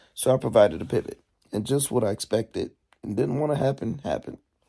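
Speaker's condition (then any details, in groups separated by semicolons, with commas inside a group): No condition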